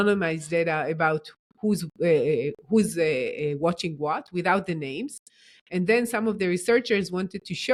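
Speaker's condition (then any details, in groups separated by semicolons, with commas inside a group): No condition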